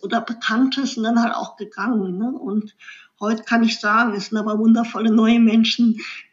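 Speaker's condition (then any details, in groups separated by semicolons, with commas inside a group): Cleft lip and palate; congenital cleft lip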